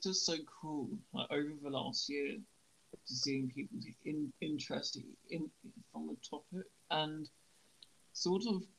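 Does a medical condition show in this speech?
Yes: stammer; stammer since first word, worsened during a year without socialising; stammering moments unpredictable; here repeated words, prolonged sounds.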